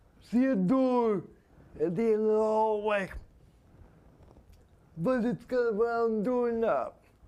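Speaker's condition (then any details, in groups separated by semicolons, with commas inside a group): Spastic quadriplegia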